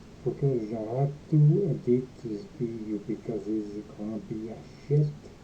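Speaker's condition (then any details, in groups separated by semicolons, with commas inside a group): Multiple sclerosis; 14 years since onset, mostly improved, cognitive and memory problems; talks like a drunk person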